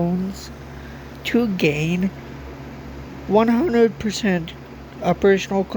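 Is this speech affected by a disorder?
Yes: cerebral palsy.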